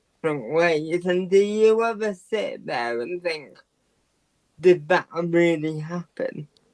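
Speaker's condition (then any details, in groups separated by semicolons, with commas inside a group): Quadriplegic cerebral palsy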